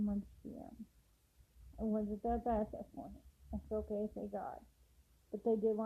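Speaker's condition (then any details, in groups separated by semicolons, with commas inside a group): Cerebral palsy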